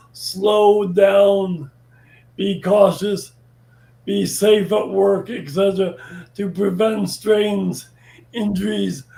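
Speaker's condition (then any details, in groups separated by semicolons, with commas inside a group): Brain injury; speech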